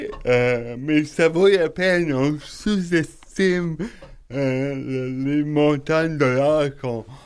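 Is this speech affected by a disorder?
Yes: cerebral palsy; wheelchair user, self-chosen stair-climbing wheelchair, unsubsidized, deductible as medical expense; self-described as speaking a bit oddly, host says not oddly at all.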